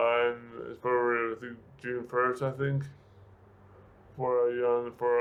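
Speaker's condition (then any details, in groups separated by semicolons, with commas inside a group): Severe brain injury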